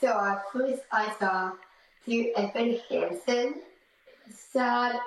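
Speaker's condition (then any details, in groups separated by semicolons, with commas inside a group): Down syndrome; age 14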